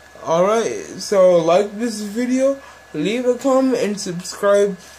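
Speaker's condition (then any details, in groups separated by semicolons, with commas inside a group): Cerebral palsy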